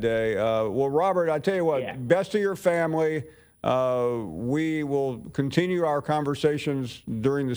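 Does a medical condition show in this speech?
No.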